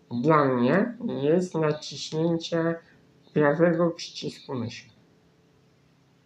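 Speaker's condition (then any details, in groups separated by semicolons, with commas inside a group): Spinal muscular atrophy; right-click via two keys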